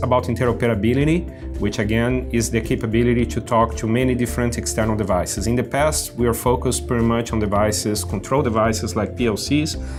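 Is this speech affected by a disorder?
No.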